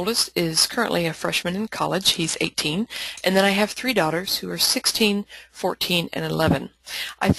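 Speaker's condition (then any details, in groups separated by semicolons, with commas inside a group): No condition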